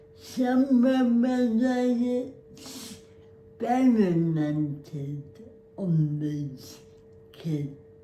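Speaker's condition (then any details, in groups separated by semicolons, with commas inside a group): Cerebral palsy; spastic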